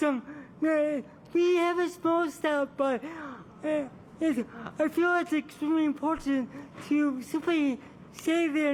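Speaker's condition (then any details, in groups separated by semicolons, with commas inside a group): Cerebral palsy; from birth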